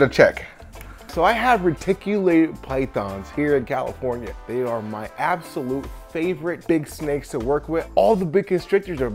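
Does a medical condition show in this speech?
No.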